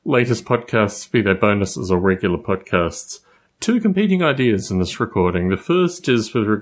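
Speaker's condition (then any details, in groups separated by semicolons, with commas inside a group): No condition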